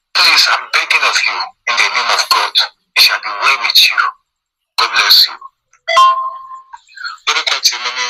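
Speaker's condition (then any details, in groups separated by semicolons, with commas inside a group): No condition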